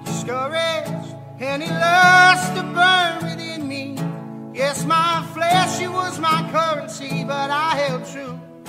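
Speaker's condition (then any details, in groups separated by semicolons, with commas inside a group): No condition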